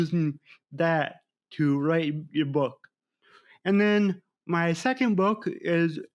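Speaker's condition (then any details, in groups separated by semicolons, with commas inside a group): Cerebral palsy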